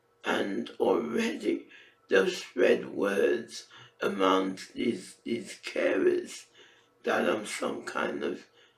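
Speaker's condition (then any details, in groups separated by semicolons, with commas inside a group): Facial palsy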